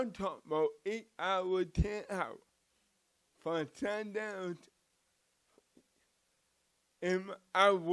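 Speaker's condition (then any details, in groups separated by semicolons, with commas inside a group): Cerebral palsy; from birth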